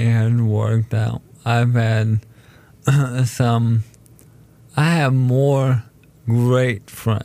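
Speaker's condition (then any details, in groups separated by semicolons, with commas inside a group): ALS; diagnosed almost 4 years ago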